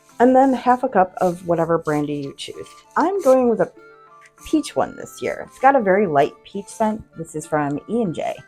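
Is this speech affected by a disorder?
No.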